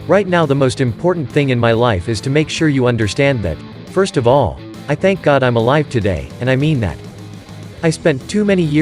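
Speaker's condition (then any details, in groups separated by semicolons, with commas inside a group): No condition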